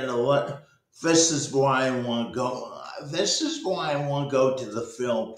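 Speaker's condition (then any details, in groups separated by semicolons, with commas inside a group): Cerebral palsy; speech affected, may sound drunk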